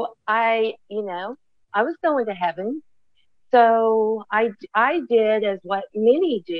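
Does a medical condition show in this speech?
No.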